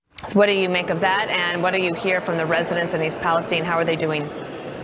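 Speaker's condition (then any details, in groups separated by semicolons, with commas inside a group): No condition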